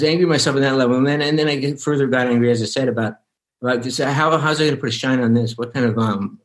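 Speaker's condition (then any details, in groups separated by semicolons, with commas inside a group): Early-onset Parkinson's disease; onset at age 29, spinal tumor surgery, relearned walking, prone to falls, fall shattered arm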